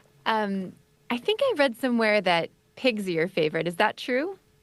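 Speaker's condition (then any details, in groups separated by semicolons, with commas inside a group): No condition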